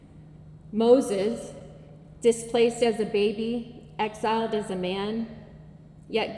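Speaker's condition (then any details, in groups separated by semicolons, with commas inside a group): No condition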